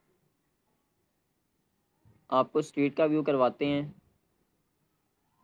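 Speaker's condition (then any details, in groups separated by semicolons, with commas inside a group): No condition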